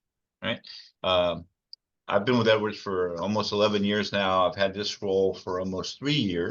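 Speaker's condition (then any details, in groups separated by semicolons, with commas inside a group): No condition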